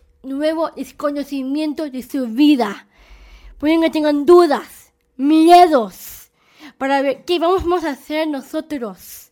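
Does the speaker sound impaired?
Yes: Down syndrome; present from birth.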